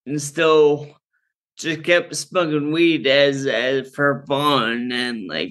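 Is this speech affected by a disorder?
Yes: Friedreich's ataxia; genetic neuromuscular condition, present from birth, normal childhood, slowly worsening, diagnosed in college.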